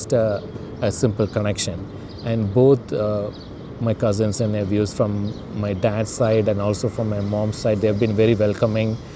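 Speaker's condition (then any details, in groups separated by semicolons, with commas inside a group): No condition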